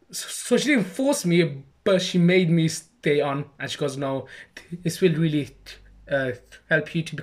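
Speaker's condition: Stammer; stammer since childhood, mocked and imitated by other kids from primary school; age 26, saying own name takes a long time; struggles saying own name, stammers less with put-on Birmingham accent or exaggerated speech; repeated sounds, prolonged sounds, blocks

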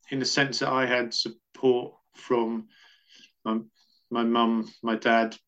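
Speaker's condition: Stammer; childhood stammer, first big incident around 9, speech therapy then, changed again in teenage years; stammered reading aloud at 7 or 8, feared stumbling and blocking at school, speaks on out-breath; repeated words, prolonged sounds

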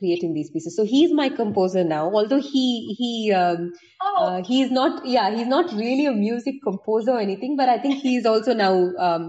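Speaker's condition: No condition

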